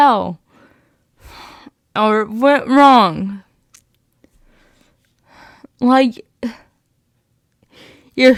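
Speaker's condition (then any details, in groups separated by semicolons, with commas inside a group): Spastic cerebral palsy, mixed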